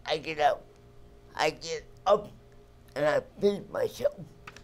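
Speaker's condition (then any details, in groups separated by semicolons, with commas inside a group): Cerebral palsy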